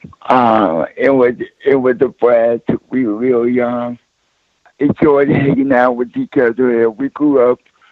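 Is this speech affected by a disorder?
Yes: cerebral palsy.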